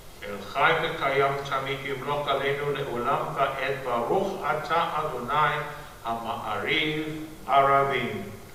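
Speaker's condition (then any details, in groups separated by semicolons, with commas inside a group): No condition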